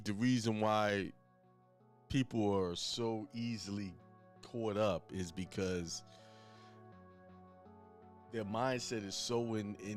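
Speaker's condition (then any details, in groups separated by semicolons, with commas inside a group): No condition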